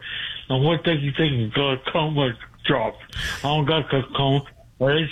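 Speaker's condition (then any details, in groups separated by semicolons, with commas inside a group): Speech impediment; cause unclear, stabbed by girlfriend and hit on head with ashtray years ago; trouble getting words out, cognition intact, rapid-fire delivery, hard to follow, quiet, asked closer to microphone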